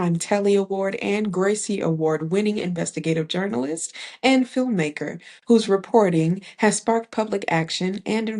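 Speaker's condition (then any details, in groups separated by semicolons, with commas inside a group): No condition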